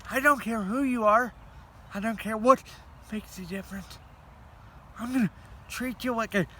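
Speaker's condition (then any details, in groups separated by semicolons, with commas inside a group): Cerebral palsy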